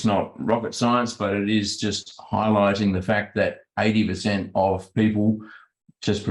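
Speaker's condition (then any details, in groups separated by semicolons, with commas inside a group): No condition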